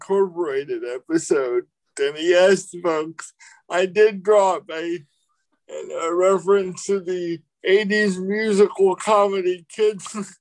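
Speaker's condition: Cerebral palsy

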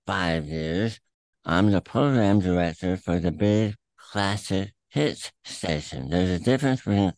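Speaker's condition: Throat cancer, tumor through tongue, attached to epiglottis; voice affected by cancer

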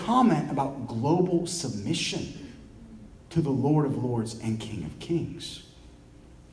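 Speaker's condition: No condition

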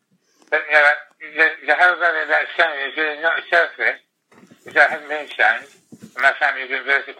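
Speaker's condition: Tongue cancer, glossectomy, most of tongue removed; speech harder and harder after tongue removal, very slow

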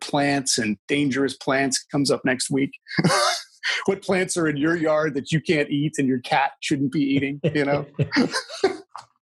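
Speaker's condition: No condition

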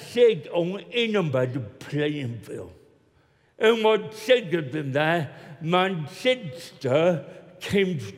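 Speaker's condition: Cerebral palsy; hard for many to understand

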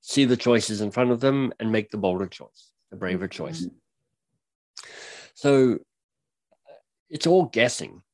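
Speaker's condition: Cleft lip and palate; surgery as a child; speech impediment

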